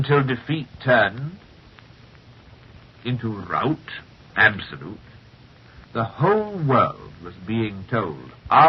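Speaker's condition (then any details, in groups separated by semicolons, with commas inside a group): No condition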